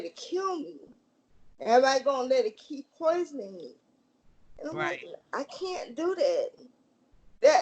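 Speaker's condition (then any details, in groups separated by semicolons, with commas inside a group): Cerebral palsy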